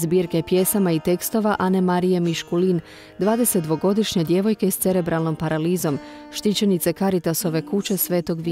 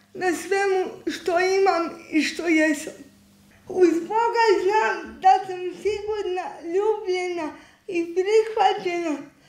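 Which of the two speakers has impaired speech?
The second: cerebral palsy.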